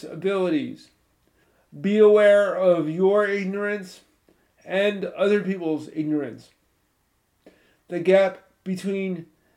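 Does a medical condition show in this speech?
Yes: cerebral palsy; walks with crutches.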